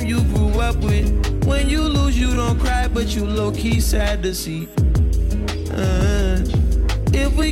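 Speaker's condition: No condition

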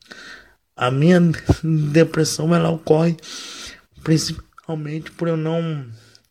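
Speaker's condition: Cerebral palsy, mild; wheelchair user

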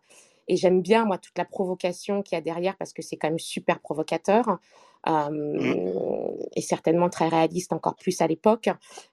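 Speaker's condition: No condition

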